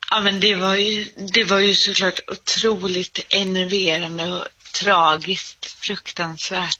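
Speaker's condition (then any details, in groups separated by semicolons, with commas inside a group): Cerebral palsy; speech slightly affected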